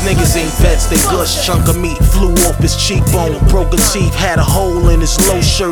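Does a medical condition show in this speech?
No.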